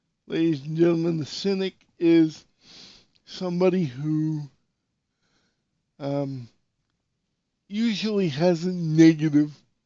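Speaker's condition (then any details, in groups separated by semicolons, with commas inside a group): Cerebral palsy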